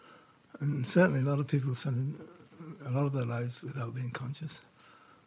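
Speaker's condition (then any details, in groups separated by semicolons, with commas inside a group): Parkinson's; diagnosed about 4 years ago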